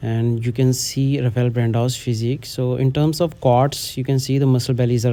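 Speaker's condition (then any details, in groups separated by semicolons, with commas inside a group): No condition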